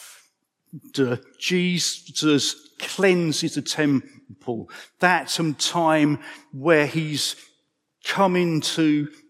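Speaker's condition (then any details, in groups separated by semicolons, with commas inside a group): Stammer; man aged 55; stammer audible in speech; prolonged sounds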